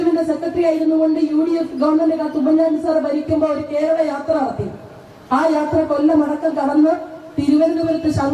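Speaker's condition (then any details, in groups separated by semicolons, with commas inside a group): No condition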